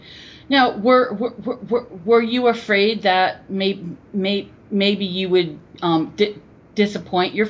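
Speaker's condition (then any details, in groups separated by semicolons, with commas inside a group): Stuttering; stuttering since age 5, persisting into adulthood; still stuttering as adult; formerly avoided speaking situations, speechless at first self-help group meeting, said name and stutter by fourth or fifth; repeated sounds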